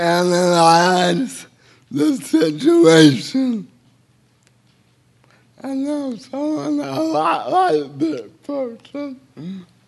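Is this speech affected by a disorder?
Yes: cerebral palsy; a little difficult.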